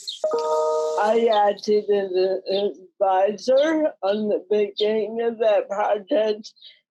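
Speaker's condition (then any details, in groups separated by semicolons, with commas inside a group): Cerebral palsy; mild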